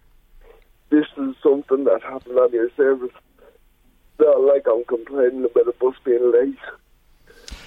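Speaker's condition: Cerebral palsy; slurred speech

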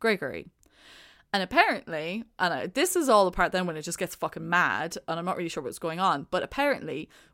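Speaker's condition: No condition

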